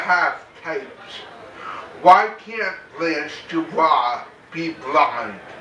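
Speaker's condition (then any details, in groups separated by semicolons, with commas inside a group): Cerebral palsy; very mild form; mainly affects speech, reduced intelligibility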